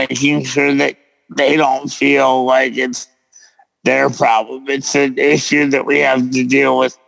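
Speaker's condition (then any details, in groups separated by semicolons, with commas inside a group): Cerebral palsy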